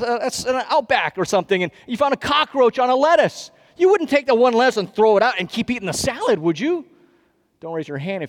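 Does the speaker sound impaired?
No.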